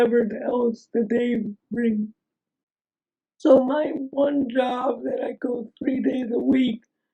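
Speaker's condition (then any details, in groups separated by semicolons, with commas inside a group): Aicardi-goutieres syndrome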